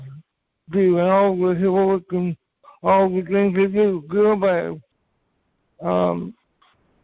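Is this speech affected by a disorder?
Yes: cerebral palsy; from birth.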